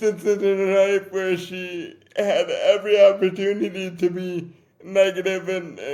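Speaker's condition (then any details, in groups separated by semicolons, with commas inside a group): Cerebral palsy; from birth, affects walking and talking; difficult to talk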